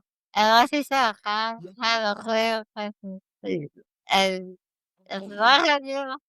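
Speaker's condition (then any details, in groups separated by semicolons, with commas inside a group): Spinal muscular atrophy type 1; type 1, most severe form, neuromuscular; about 30 years since diagnosis; types on communication device, slow responses, some pre-programmed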